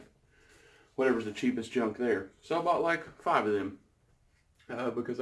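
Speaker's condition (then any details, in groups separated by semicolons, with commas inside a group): No condition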